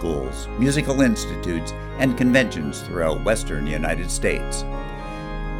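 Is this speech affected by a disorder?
No.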